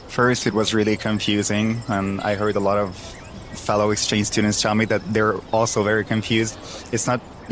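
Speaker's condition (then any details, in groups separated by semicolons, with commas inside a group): No condition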